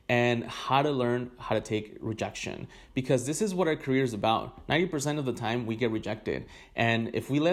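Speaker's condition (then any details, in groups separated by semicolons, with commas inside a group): No condition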